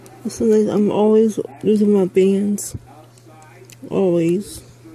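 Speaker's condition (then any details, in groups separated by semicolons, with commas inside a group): Speech impairment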